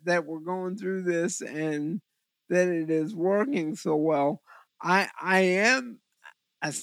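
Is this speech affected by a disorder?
Yes: cerebral palsy; eyes weird.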